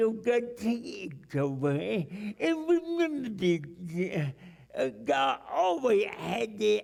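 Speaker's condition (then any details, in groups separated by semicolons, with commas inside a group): Cerebral palsy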